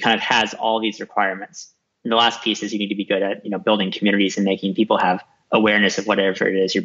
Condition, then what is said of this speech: No condition.